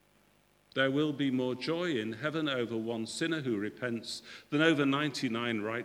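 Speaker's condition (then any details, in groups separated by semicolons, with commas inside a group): No condition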